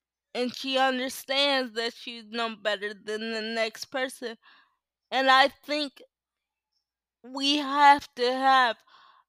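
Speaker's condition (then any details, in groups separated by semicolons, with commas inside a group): Cerebral palsy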